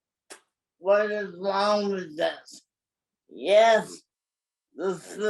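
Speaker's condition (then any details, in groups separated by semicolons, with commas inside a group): Cerebral palsy; from birth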